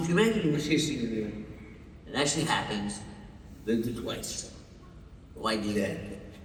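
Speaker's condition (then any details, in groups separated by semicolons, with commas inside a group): Parkinson's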